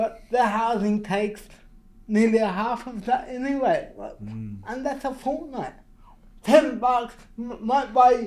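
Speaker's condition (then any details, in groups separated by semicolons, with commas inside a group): Cerebral palsy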